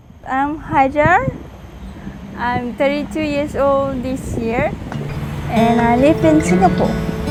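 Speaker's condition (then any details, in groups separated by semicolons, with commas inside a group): Cerebral palsy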